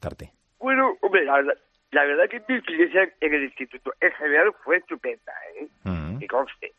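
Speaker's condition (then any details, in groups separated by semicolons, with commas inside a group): Down syndrome; trisomy 21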